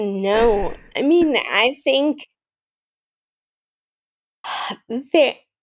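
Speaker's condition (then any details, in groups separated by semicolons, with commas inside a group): Friedreich's ataxia; initially mild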